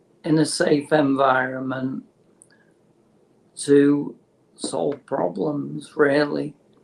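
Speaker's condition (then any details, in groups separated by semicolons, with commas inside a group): Motor neurone disease; terminal, no cure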